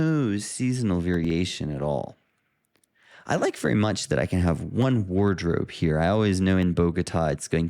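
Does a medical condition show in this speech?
No.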